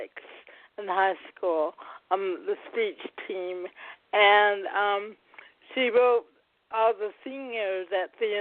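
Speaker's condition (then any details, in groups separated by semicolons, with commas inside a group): Cerebral palsy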